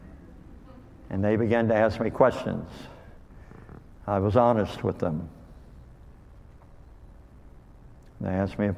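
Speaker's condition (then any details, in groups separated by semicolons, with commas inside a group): Cleft lip and palate; called hair lip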